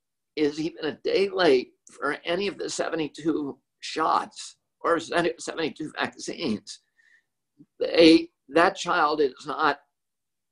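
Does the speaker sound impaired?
Yes: spasmodic dysphonia; twitches in voice box or larynx; voice sounds a little different.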